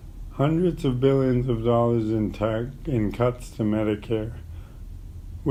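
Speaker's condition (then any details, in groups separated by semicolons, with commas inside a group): ALS; terminal; voice is going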